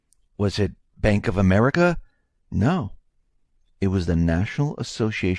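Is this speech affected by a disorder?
No.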